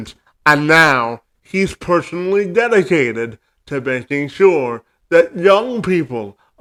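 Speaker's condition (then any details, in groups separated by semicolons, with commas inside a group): Cerebral palsy; present from birth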